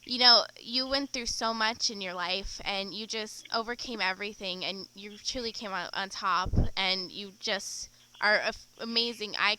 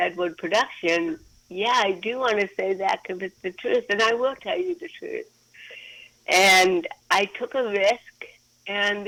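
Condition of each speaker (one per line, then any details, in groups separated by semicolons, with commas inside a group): No condition
Cerebral palsy; since birth, cervical spine surgery C1-C7, lower back spine surgery; can stand, part-time wheelchair, physical and occupational therapy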